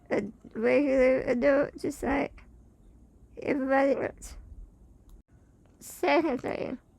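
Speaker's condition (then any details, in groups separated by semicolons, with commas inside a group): Spinal muscular atrophy type 2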